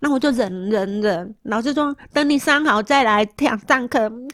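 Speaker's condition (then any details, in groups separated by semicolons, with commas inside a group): Moderate-to-severe hearing loss; car accident with seven days bedridden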